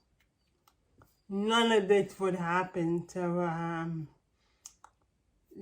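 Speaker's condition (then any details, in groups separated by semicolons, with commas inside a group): Cerebral palsy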